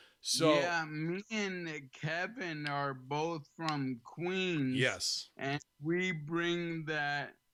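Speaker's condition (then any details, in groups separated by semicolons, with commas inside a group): ALS; two years off after onset, performing again; slightly slurred, has to slow down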